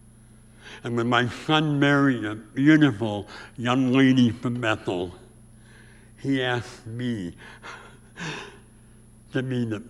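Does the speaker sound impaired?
Yes: severe speech impediment; about age 84.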